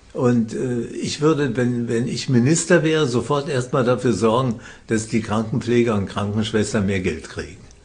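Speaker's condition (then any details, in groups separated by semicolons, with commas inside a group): Parkinson's disease; table tennis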